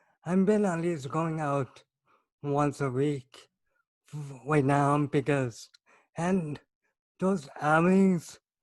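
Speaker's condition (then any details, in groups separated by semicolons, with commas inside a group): Cerebral palsy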